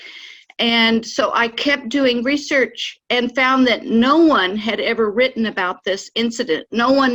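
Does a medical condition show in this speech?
No.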